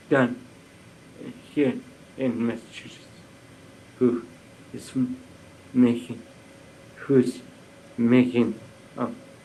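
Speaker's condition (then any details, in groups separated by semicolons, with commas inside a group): Brain injury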